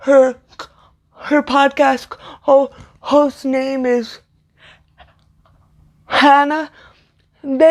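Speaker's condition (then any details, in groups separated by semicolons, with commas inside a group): Cerebral palsy, severe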